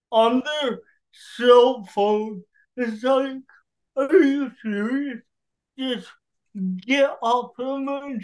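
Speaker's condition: Cerebral palsy; lifts weights

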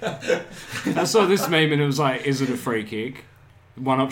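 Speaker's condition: No condition

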